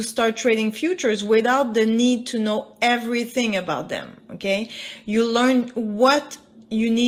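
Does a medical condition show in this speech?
No.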